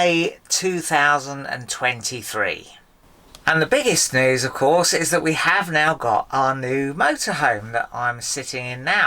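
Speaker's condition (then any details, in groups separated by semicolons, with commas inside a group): No condition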